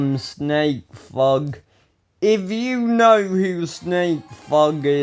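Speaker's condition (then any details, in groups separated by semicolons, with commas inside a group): Ataxia; speech recently worse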